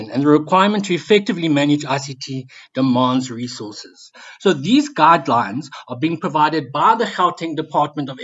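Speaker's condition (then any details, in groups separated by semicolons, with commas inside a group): No condition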